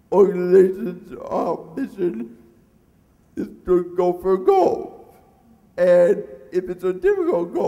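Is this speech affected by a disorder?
Yes: cerebral palsy; mixed quadriplegic type.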